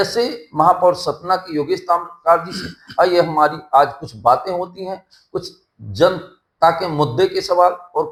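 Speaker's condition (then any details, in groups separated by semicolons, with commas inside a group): No condition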